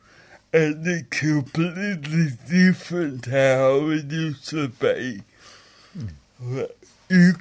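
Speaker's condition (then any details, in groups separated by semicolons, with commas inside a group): Stroke with aphasia; acquired brain injury from stroke, disability mostly in brain controlling muscles, balance issues, walks funny; about 10 years since stroke; talks funny, a bit of aphasia, thinking fine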